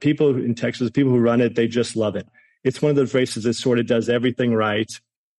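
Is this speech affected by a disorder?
No.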